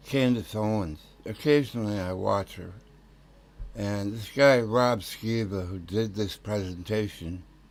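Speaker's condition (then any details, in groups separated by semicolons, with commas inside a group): Tongue cancer; tongue tumor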